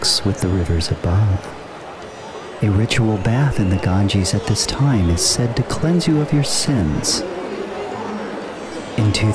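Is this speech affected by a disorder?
No.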